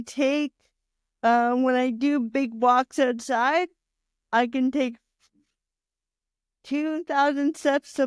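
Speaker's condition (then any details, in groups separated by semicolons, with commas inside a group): Cerebral palsy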